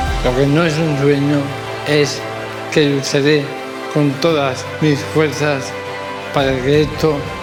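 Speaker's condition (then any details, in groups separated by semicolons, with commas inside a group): Amyotrophic lateral sclerosis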